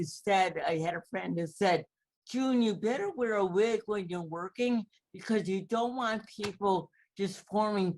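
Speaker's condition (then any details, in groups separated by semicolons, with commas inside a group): Cerebral palsy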